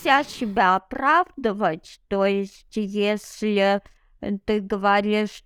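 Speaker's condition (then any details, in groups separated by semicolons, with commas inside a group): Cerebral palsy; no wheelchair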